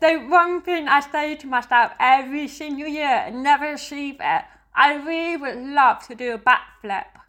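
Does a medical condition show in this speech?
Yes: deafness; family all hearing, uses sign language; lip reads all day among hearing people, finds it tiring.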